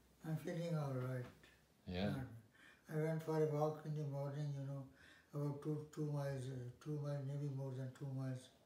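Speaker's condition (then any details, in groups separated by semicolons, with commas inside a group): Parkinson's disease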